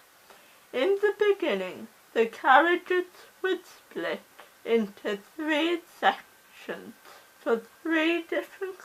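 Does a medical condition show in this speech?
Yes: cerebral palsy; oxygen starvation at birth.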